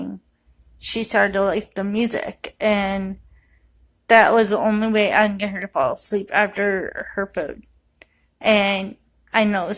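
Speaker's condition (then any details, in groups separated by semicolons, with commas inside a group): Cerebral palsy; affects walking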